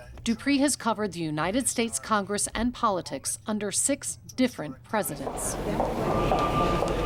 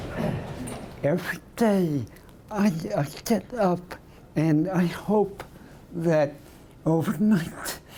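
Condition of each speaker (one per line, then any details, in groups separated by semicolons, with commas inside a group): No condition
Rare dystonia; segmental dystonia of larynx, pharynx, likely tongue, virus-triggered; voice lost about 2.5 years, tongue botulinum toxin injections; tongue spasms when speaking, voice gone, uses synthetic voice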